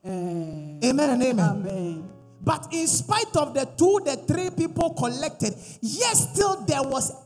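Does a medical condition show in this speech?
No.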